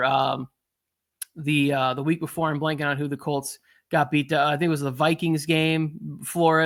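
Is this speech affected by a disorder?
No.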